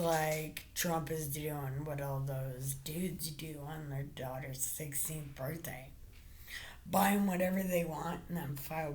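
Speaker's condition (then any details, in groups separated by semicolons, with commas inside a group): Brain injury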